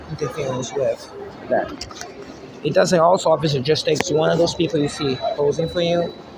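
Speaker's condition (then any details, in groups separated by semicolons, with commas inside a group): No condition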